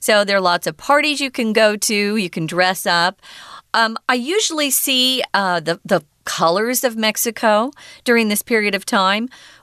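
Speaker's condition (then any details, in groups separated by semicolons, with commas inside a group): No condition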